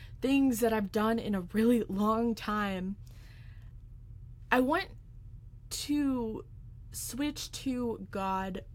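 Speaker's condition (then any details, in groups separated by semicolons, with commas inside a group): Stuttering; fear of speaking in front of groups, school accommodations for presenting projects, found national stuttering association; many fears about speaking; prolonged sounds, blocks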